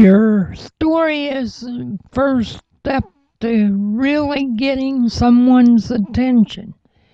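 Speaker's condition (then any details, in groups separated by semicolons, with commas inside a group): Cerebral palsy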